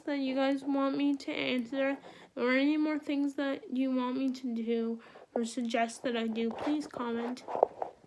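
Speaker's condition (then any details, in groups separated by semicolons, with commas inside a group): Cerebral palsy; wheelchair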